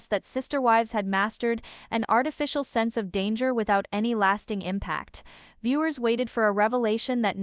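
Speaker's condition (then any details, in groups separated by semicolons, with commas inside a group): No condition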